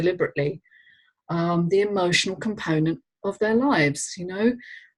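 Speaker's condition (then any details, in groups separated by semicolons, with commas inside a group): No condition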